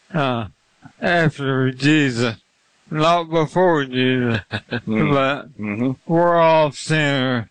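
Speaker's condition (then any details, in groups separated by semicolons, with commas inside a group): ALS; limb-onset, left hand weakness first, spread through left arm, slight right leg symptoms, diagnosed at Duke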